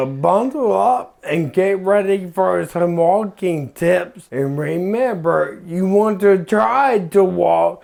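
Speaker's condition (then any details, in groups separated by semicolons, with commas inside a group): Ataxia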